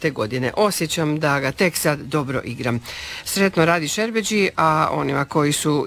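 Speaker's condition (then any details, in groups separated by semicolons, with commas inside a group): No condition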